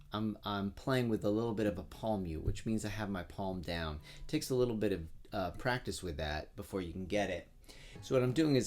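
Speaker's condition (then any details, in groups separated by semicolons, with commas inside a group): No condition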